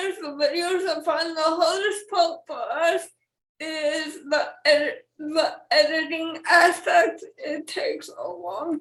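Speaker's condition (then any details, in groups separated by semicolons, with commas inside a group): Cerebral palsy; speech issues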